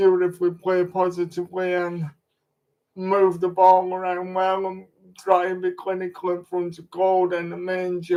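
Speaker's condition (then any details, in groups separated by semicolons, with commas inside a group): Cerebral palsy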